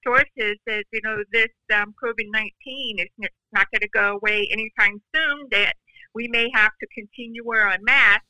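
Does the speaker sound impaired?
Yes: profound deafness; profound hearing loss, uses hearing aid, communicates in sign language; speaks for herself in own voice via voice carryover, interpreter signs host's words.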